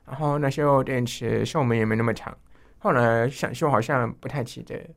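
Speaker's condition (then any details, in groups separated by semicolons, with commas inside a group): Hearing loss; hearing loss from enlarged vestibular aqueduct, long auditory-speech training with therapist 蘇心怡 into junior high, electronic hearing device; articulation clear enough, too fast, speeds up and loses breath when absorbed, heavy nasality, mistaken for overseas student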